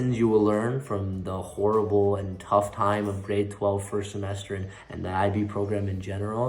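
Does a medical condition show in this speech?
No.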